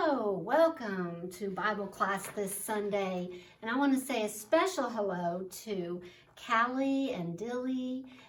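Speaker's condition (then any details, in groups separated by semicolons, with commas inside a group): No condition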